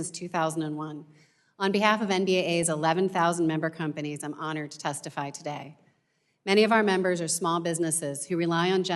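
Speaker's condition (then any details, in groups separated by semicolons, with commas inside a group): No condition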